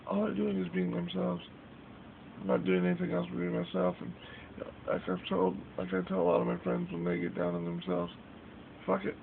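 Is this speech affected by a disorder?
Yes: cerebral palsy.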